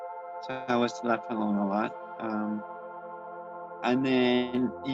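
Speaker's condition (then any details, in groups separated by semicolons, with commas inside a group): Cerebral palsy; speech issues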